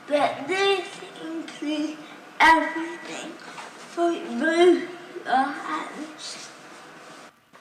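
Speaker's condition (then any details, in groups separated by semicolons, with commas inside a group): Cerebral palsy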